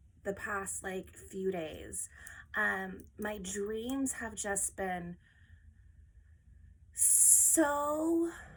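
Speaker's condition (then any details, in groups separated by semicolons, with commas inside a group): No condition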